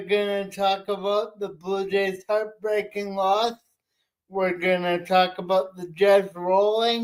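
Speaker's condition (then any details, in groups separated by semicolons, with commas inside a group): Cerebral palsy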